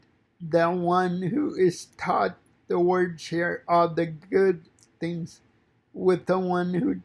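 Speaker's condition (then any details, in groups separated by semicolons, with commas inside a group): Cerebral palsy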